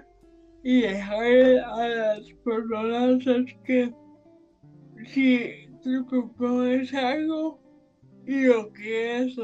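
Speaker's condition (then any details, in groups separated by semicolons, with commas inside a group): Severe brain injury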